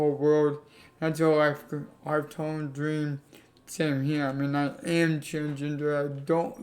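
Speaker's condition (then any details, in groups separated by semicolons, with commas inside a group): Cerebral palsy; affects legs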